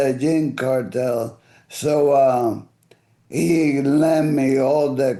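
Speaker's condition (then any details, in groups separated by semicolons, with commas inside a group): ALS; voice affected and fading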